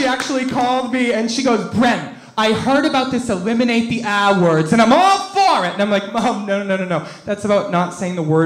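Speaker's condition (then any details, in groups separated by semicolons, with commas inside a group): No condition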